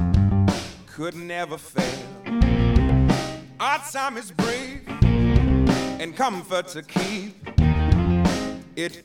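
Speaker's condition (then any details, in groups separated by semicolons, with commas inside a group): No condition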